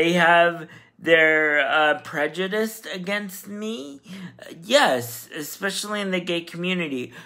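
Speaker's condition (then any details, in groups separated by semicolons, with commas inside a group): Cerebral palsy, spastic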